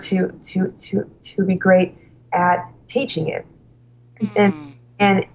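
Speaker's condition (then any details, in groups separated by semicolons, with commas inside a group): Stuttering; severe stuttering at college start, fluency temporarily improved by drinking alcohol, works as school slp; stutters openly, cannot hide it, discloses stuttering to parents, feels in control; noticeable stuttering that cannot be hidden, more fluent when drinking then; repeated sounds, prolonged sounds, blocks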